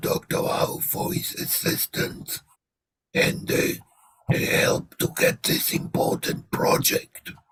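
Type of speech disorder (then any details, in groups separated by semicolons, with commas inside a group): Speech with a voice prosthesis; laryngectomy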